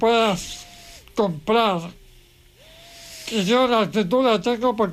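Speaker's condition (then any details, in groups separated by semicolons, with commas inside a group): ALS; life changed from one day to the next, now needs hoist (grúa) to get into bed; voice described by host as impressive, speaks on radio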